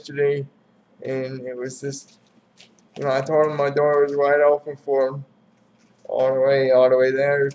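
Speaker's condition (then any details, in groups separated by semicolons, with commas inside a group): Cerebral palsy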